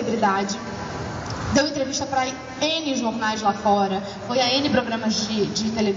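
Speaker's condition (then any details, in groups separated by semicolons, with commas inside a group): No condition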